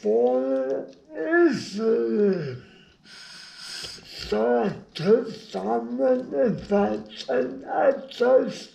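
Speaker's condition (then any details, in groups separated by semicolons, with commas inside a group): Brain injury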